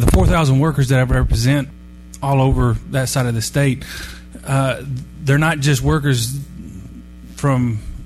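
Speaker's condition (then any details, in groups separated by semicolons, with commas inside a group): No condition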